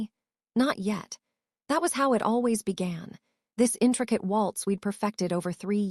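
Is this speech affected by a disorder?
No.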